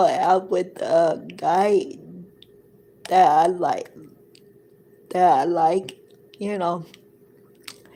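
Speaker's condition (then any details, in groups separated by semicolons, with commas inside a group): Cerebral palsy; present from birth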